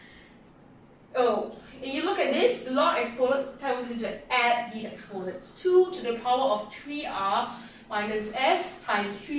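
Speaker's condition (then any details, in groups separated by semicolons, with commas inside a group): No condition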